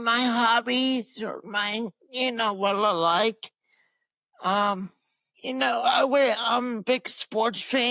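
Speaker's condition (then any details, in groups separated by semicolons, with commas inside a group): Cerebral palsy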